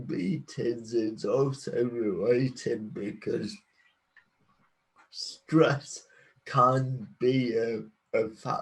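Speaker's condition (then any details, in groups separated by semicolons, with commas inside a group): Cerebral palsy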